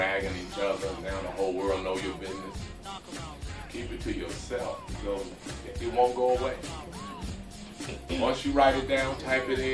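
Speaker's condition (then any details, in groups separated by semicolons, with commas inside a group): No condition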